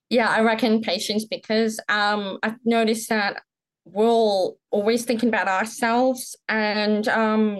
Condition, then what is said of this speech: Deafness. People assume that I'm hearing because they find that my speech is pretty good.